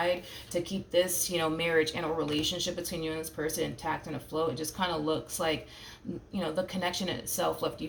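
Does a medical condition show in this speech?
No.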